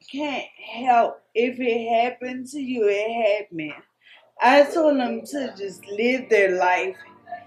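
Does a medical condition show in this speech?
Yes: cerebellar ataxia; hereditary spinocerebellar ataxia, cerebellum; progressing.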